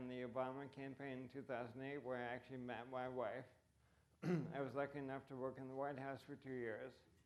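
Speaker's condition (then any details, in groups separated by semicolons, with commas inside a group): ALS; voice impacted, reduced fluency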